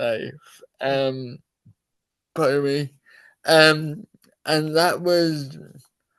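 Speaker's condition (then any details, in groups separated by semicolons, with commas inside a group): Cerebral palsy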